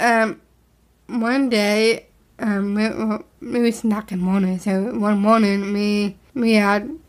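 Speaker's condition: Down syndrome; speech therapy when young

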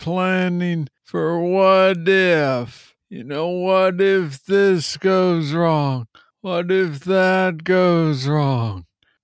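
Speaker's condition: Parkinson's disease; young onset

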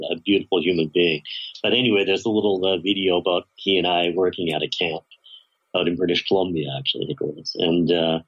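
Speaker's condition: Bilateral cleft lip and palate, severe; describes self as facially disfigured and vocally distorted

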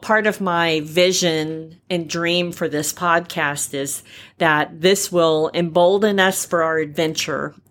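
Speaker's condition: Repaired cleft palate, cleft palate without cleft lip; congenital cleft, roof of mouth only, single repair by plastic surgeon at about 9 months; only one surgery lifetime, repair looks excellent to examining doctors and dentists; uses voice for radio hosting, singing and public speaking

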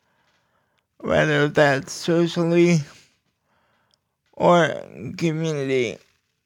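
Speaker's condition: Cerebral palsy; low voice

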